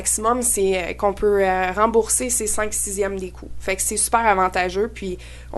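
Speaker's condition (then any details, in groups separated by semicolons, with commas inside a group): No condition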